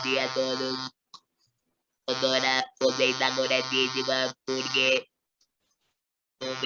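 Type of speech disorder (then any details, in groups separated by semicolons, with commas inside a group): Electrolarynx speech; laryngectomy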